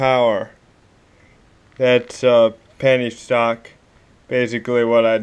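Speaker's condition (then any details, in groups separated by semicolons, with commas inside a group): Cerebral palsy, spastic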